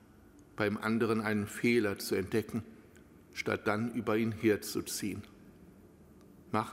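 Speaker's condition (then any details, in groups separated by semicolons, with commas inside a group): No condition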